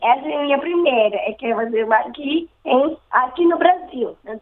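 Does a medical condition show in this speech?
Yes: Down syndrome; Down syndrome since birth, aged 15, fragile health until about age 10; already talking when small, began stuttering after 2.5-year move to Germany, development somewhat delayed.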